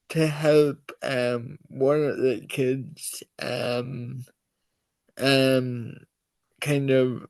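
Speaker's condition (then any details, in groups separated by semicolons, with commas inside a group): Cerebral palsy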